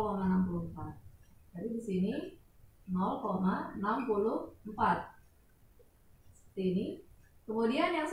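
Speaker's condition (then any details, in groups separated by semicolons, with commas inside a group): No condition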